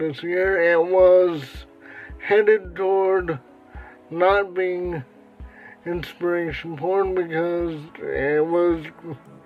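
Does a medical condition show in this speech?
Yes: cerebral palsy.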